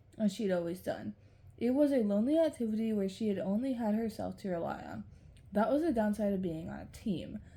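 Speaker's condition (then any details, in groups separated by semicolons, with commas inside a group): No condition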